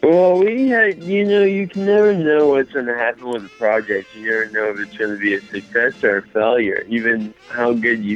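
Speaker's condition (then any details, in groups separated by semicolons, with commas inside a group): Mild cerebral palsy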